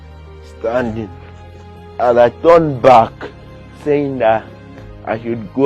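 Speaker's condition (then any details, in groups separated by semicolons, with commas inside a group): Cerebral palsy; limits movement and coordination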